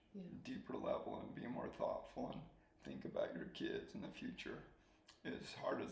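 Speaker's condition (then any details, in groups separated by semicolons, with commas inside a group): ALS; slow-progressing form, feeding tube; soft spoken, swallowing getting harder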